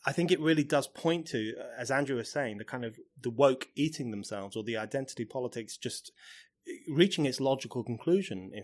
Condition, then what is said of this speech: None; typical speech.